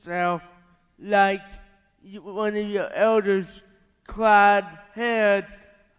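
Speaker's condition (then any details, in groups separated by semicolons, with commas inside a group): Cerebral palsy; lifelong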